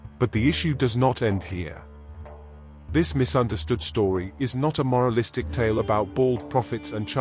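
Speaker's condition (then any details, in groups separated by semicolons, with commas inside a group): No condition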